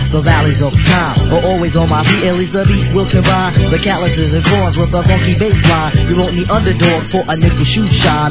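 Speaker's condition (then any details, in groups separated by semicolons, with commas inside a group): No condition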